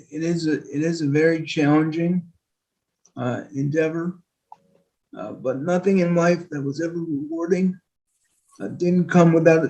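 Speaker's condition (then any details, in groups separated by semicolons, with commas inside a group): Quadriplegic cerebral palsy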